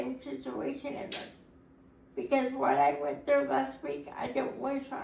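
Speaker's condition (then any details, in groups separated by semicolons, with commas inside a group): Cerebral palsy; able to talk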